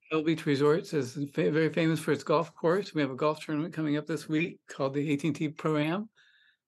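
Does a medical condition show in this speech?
Yes: Parkinson's disease; onset at about 35, pinky tremor first, suspected perchlethrin exposure, UCSF deep brain stimulation, chest pacemaker.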